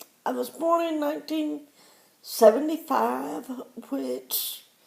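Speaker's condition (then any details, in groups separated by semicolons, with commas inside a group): Cerebral palsy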